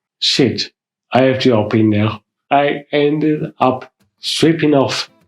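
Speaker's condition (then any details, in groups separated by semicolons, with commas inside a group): Mild cerebral palsy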